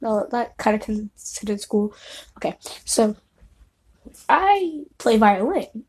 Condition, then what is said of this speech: Stuttering. I'm very outgoing, but when I'm like, when I talk to people, I stutter sometimes, and how I'm